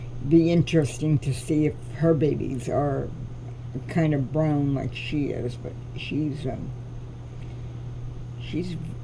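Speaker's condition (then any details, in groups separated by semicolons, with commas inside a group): Cerebral palsy; cannot walk, crawls to get around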